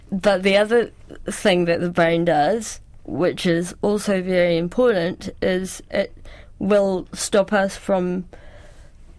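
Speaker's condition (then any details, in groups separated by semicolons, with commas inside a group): Cerebral palsy; cerebral palsy since childhood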